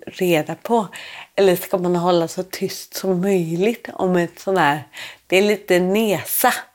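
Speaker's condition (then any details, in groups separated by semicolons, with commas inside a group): Cerebral palsy; born without heartbeat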